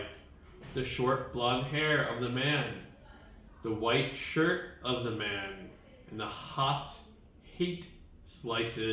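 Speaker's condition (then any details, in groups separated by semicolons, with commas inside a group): No condition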